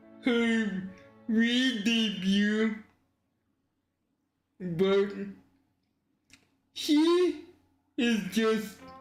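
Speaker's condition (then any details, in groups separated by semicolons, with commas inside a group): Cerebral palsy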